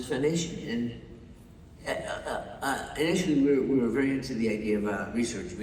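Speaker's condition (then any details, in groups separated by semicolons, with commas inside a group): Parkinson's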